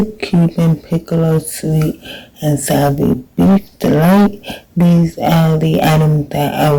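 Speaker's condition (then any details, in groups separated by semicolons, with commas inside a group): Cerebral palsy; from birth, left leg affected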